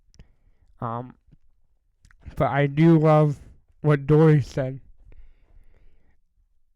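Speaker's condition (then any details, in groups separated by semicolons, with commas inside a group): Cerebral palsy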